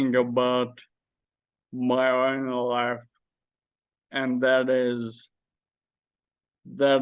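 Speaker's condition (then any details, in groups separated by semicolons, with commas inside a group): Friedreich's ataxia; does voice exercises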